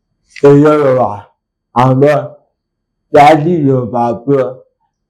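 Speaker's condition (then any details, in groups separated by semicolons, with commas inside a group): Cerebral palsy; from birth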